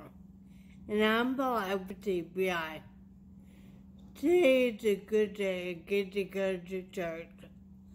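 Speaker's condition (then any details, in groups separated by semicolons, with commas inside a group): Traumatic brain injury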